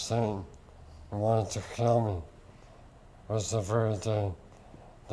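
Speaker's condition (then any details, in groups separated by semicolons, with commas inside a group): Lou Gehrig's disease; onset index finger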